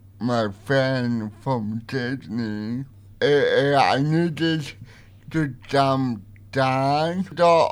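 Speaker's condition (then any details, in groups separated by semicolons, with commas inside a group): Cerebral palsy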